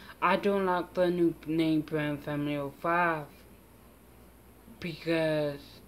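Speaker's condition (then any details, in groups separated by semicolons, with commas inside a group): Mild cerebral palsy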